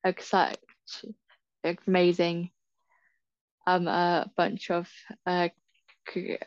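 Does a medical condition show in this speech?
Yes: stammer; stammer since school age, about 2 years of therapy, told unlikely to go away; copes in everyday situations, more confident and accepting of own speech, good and bad days; words don't come out, worse when tired, less fluent some days, needs more time and patience; here prolonged sounds, blocks.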